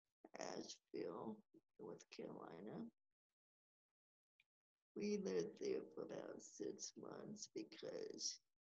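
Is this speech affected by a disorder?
Yes: cerebral palsy; from birth, fever after birth, moved to Stillwater Oklahoma, diagnosed soon after, hip surgery around 11; age 32, wheelchair user.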